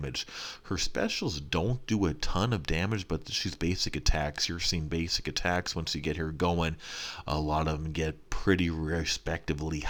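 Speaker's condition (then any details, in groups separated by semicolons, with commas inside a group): No condition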